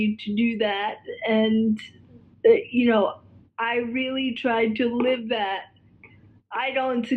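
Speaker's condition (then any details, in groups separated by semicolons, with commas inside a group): Cerebral palsy, spastic quadriplegia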